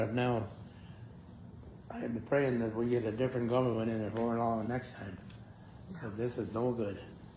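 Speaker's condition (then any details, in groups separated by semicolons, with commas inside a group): Motor neuron disease; recently diagnosed after breathing problems; shortness of breath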